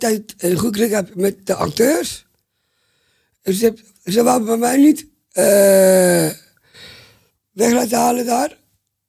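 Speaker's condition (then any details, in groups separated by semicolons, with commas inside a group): Down syndrome; congenital, present since birth; speaks well by own and host's account, expresses himself clearly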